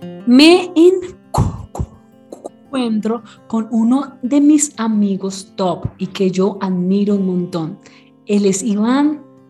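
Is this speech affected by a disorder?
Yes: stuttering; severe stuttering, long-standing, speech therapies with friend's help; stutters while giving public conferences, working to improve; audible stuttering in public speaking, uses smile while stuttering; here blocks.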